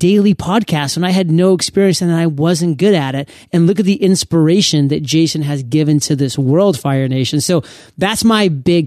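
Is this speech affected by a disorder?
No.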